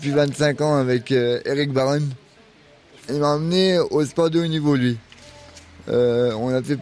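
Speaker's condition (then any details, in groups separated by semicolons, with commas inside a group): Cerebral palsy; cerebral palsy from extreme prematurity, born at 6 months, twin pregnancy, neuromotor brain cells damaged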